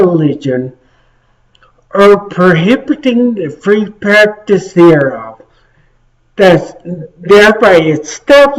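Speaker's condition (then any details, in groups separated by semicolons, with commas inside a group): Traumatic brain injury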